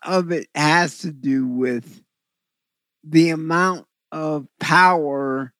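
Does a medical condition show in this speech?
Yes: cerebral palsy; eyes weird.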